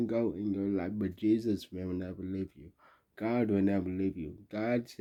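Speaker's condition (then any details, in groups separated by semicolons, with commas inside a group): Traumatic brain injury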